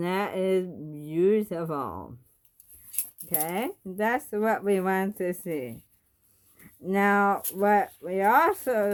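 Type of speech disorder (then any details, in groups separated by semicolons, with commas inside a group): Bulbar dysarthria; bulbar onset ALS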